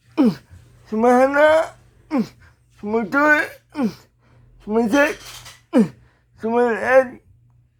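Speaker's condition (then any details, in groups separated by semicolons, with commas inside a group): Brain lesion disability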